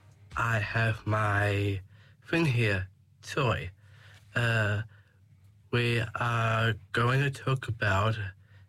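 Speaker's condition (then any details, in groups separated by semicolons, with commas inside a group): Down syndrome; 21 years old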